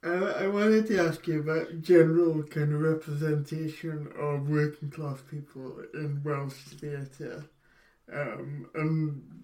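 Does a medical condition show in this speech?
Yes: cerebral palsy.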